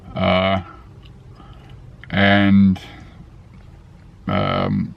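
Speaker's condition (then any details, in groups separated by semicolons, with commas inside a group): Cerebral palsy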